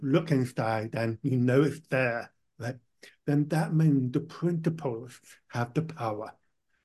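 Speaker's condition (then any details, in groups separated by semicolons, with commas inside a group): Profound deafness, born profoundly deaf, cochlear implant; speech not too bad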